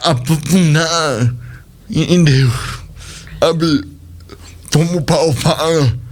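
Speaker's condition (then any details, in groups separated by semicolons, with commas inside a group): Cerebral palsy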